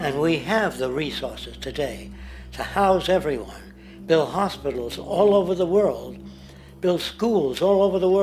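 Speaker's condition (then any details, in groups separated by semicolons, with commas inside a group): No condition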